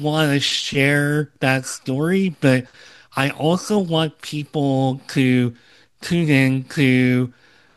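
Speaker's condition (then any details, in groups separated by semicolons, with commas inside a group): Cleft lip and palate, Opitz G/BBB syndrome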